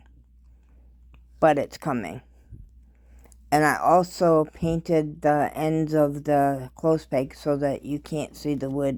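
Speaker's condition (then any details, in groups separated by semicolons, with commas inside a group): Cerebral palsy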